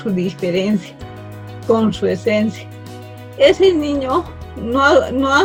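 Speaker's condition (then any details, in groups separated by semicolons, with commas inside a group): Cerebral palsy from birth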